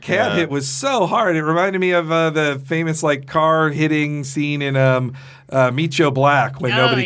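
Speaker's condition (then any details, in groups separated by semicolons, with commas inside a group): No condition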